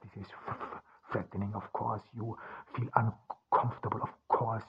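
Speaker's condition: Stuttering; cause unknown, only one in family who stutters, german mother tongue, born in austria; seen as an obstacle to recording audiobooks; repeated sounds, prolonged sounds

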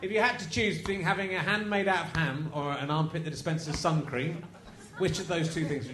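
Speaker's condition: No condition

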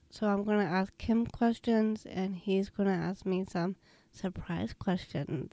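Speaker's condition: Down syndrome; known since infancy

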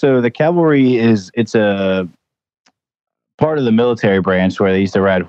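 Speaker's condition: No condition

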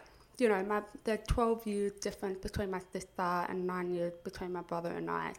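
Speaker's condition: Profound deafness; speech therapy in childhood, able to talk, oral communicator

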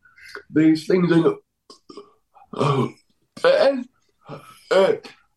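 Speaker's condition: Cerebral palsy; power chair

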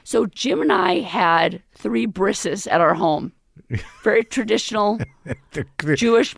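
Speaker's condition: Vocal fold paralysis; left vocal cord paralysis after ten-hour pear-sized brain tumor surgery, permanent, past intubation, tracheostomy, feeding tube; about two years post-surgery, steroid injections, type 1 thyroplasty, palatal adhesion with implant, further surgery possible; voice after recent surgery said temporary, still hard to swallow, earlier unable to swallow or talk

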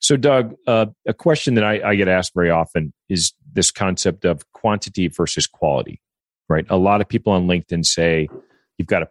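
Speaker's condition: No condition

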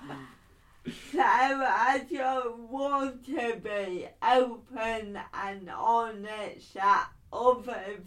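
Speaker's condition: Cerebral palsy; voice disability

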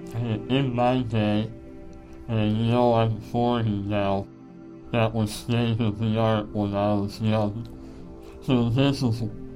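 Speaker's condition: Treacher Collins syndrome; genetic, facial bones and ears unformed, small jaw, cleft palate repaired, no ossicles, dozens of reconstructive surgeries; small airway and jaws made breathing and eating hard, emergency tracheotomy after birth, ng tube feeding

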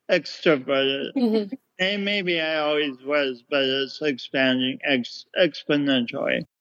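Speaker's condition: Cerebral palsy; pronounced speech impediment

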